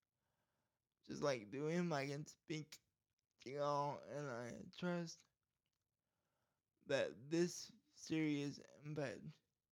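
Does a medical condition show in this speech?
Yes: cerebral palsy; speech problem due to cerebral palsy.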